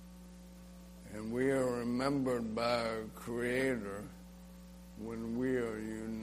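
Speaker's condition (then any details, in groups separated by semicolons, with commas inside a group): ALS; slurred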